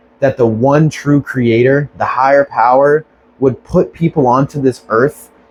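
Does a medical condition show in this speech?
No.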